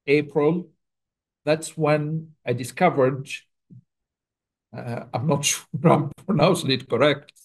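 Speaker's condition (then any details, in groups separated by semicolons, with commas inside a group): No condition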